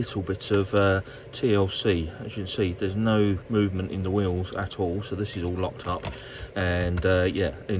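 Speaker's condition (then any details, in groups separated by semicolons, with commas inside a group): No condition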